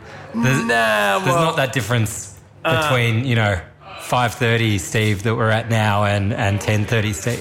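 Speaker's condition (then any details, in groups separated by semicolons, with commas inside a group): No condition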